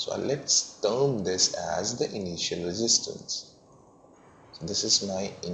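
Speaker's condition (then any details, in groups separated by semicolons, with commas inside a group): No condition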